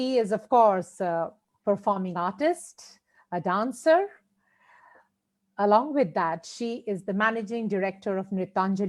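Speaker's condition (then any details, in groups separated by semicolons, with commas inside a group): No condition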